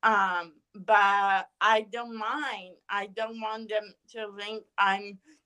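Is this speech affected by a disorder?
Yes: cerebral palsy; affects speech, audible on podcast, new people, coworkers, family sometimes ask for repetition.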